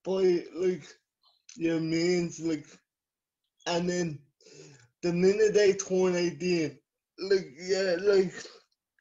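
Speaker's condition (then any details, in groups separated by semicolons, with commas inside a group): Cerebral palsy; from birth, scoliosis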